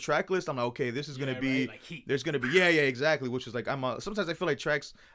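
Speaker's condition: No condition

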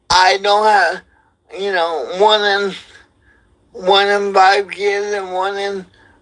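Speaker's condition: Cerebral palsy; wheelchair user

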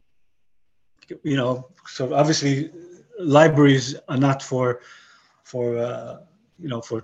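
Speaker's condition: Aphasia after stroke; aphasia caused by stroke

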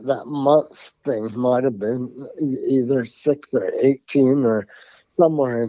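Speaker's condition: Parkinson's; psilocybin 1 gram every 5 hours controls tremors

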